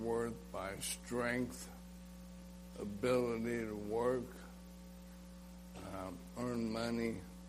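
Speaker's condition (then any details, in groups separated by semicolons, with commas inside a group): ALS; slurred, slow speech, choking, spitting, swallowing problems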